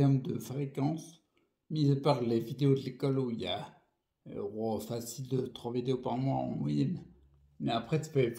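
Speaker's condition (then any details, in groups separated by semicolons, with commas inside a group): Primary progressive multiple sclerosis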